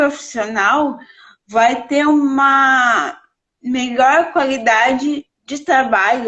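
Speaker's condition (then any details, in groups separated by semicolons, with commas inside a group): Cerebral palsy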